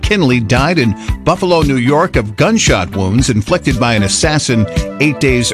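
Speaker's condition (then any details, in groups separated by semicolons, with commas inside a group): No condition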